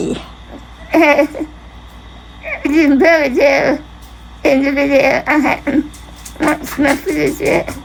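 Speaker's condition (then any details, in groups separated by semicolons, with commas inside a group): Spinal muscular atrophy type 2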